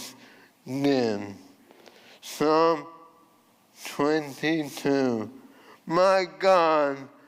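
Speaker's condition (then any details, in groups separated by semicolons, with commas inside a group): ALS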